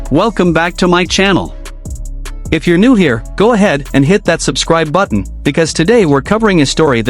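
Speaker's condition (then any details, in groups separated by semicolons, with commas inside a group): No condition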